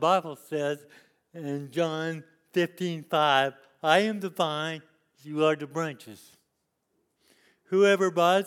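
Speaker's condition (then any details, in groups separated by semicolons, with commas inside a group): Cerebral palsy; lifelong disability since youth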